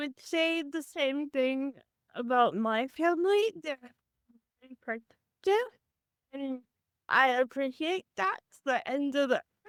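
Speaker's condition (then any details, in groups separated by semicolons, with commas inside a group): Cerebral palsy; had speech therapy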